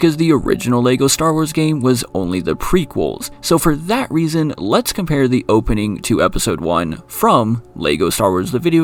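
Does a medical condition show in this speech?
No.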